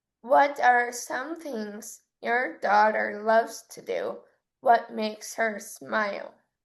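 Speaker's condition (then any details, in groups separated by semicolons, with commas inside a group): Cerebral palsy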